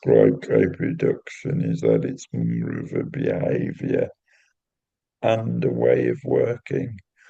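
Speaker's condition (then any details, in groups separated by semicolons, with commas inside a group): Cerebral palsy; intrathecal baclofen pump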